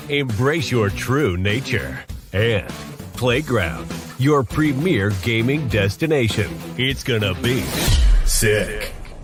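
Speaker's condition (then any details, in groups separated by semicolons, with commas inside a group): No condition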